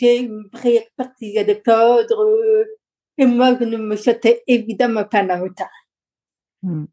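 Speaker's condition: Deaf from birth, congenital; told would never speak, took courses to work in speaking professions

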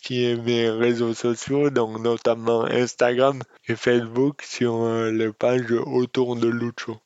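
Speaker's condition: Dystonia; congenital

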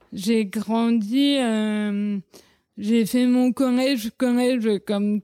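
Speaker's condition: Cerebral palsy; childhood speech

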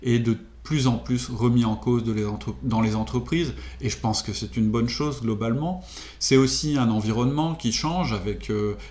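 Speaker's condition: No condition

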